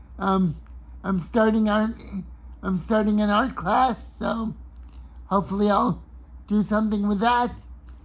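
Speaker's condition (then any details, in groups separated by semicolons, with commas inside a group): Cerebral palsy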